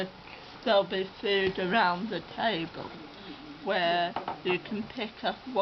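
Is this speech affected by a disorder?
Yes: cerebral palsy; oxygen starvation at birth.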